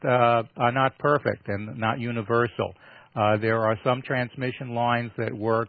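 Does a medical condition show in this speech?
No.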